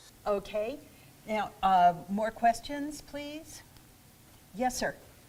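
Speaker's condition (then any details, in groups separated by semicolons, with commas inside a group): No condition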